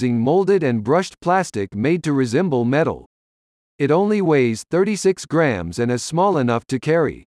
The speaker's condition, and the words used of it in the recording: None; typical speech.